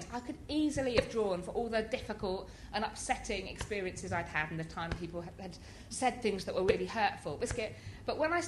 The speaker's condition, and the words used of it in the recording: Tourette syndrome. But tics go up and down in the course of someone's life and they change.